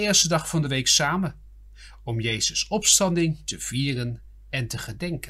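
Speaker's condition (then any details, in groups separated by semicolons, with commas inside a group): No condition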